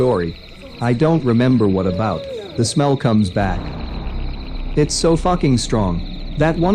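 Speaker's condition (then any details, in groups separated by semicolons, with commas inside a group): No condition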